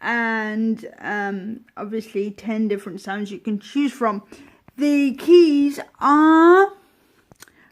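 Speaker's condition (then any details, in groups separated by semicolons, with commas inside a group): Cerebral palsy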